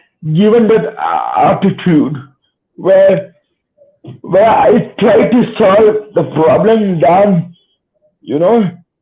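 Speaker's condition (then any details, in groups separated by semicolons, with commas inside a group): Cerebral palsy; spastic type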